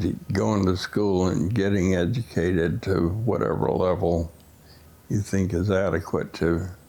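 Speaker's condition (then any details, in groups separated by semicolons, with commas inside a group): Essential tremor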